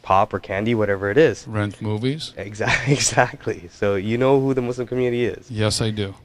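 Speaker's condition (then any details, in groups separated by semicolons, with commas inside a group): No condition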